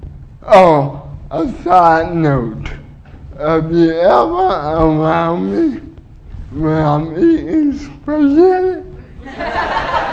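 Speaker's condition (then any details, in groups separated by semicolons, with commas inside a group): Cerebral palsy; oxygen lack damaged left brain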